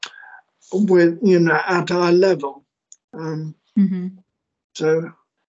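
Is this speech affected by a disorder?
Yes: motor neurone disease; primary lateral sclerosis (PLS), rare very slow long-running variant, first symptom slight speech slurring, voice progressed slowly; many years since diagnosis, wheelchair user from about four years after diagnosis, first chair lasted five years; slight slurring still audible, affected s sounds, weak soft husky voice, hard to hear in ambient noise.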